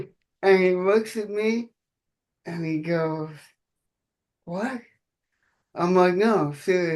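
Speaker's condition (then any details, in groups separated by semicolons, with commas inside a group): Cerebral palsy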